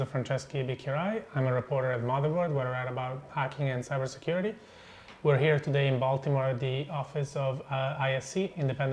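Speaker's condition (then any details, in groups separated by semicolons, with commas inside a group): No condition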